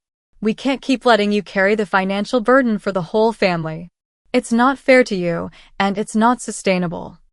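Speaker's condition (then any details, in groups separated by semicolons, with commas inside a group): No condition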